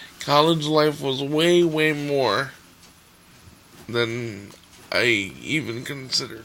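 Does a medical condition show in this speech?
Yes: cerebral palsy.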